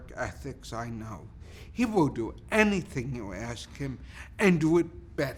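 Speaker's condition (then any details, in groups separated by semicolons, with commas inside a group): Cerebral palsy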